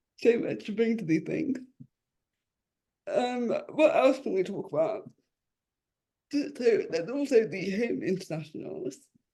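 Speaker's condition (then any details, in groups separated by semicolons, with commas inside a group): Cerebral palsy and dystonia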